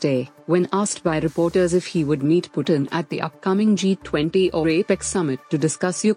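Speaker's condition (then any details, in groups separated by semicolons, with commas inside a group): No condition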